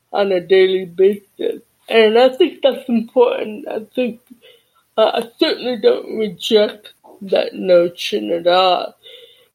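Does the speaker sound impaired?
Yes: cerebral palsy and deafness.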